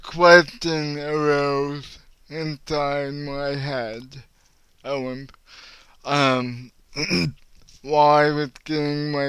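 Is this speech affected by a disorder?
Yes: cerebral palsy.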